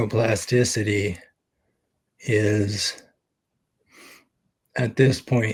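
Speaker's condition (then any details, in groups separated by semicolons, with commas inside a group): ALS; expects to lose voice very soon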